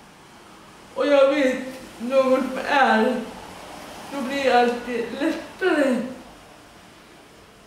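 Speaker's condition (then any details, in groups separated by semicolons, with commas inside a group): Dyskinetic cerebral palsy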